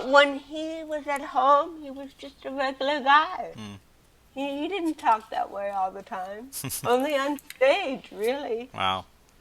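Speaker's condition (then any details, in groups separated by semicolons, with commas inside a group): Cerebral palsy; present from birth, cervical spinal cord surgery C1-C7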